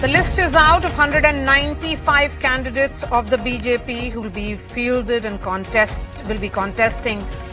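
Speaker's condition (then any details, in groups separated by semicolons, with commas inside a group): No condition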